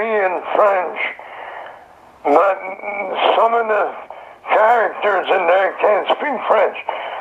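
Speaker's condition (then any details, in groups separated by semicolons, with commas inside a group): Throat cancer; survivor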